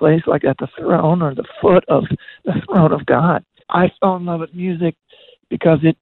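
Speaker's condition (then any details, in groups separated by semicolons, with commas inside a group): Voice disorder; progressive voice disorder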